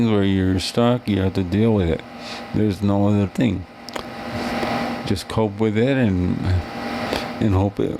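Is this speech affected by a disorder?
Yes: cerebral palsy; wheelchair user.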